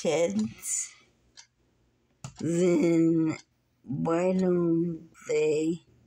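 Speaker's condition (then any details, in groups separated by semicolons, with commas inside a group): Muscular dystrophy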